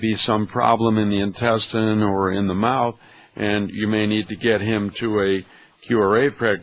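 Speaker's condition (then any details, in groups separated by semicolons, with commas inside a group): No condition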